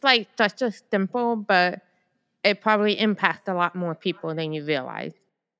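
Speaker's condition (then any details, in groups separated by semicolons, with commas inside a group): Deafblindness; deaf since childhood, blindness recognised later; identified as deafblind around pandemic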